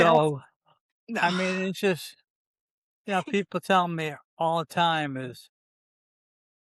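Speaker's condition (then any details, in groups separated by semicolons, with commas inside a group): ALS, C9 mutation; limb onset in fingers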